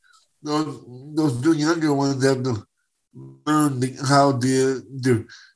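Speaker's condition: Cerebral palsy, spastic

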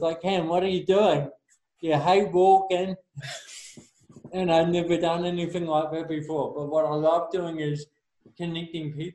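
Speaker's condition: Cerebral palsy; from birth

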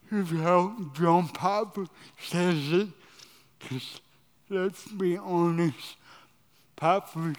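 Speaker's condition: Cerebral palsy

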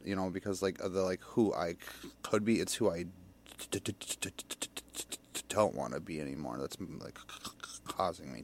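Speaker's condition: Stutter; stutter since childhood, at least age 8, physically bullied for it; still stutters, public speaking and live energy healing sessions still hard, some days easier; no stutter when drunk from age 13, or high on stimulants after 24 hours awake; blocks

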